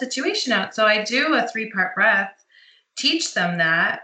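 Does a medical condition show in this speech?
No.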